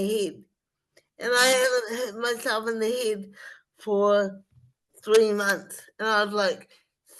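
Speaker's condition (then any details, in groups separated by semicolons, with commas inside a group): Spastic cerebral palsy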